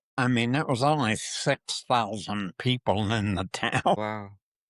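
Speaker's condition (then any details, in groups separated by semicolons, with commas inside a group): Parkinson's disease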